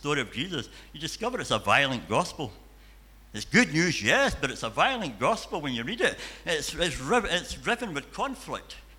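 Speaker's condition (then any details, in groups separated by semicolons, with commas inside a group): Cleft palate and cleft lip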